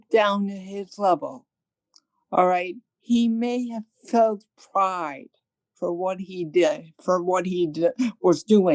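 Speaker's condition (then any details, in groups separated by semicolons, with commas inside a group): Cerebral palsy; from birth, hearing loss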